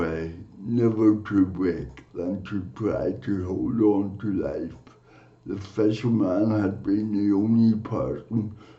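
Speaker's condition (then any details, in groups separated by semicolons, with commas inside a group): Cerebral palsy; from birth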